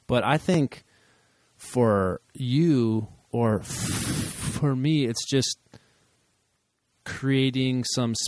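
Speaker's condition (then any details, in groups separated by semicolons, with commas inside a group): Stuttering; stutter since childhood, fluency-focused therapy as child, later acceptance-based therapy, now less of a communication barrier; struggling more lately, tells self to let go of fluency; long blocks, prolonged stutters on single sounds, much blocking at recent wedding; prolonged sounds, blocks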